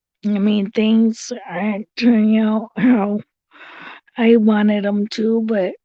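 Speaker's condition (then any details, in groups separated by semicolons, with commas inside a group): Cerebral palsy; since birth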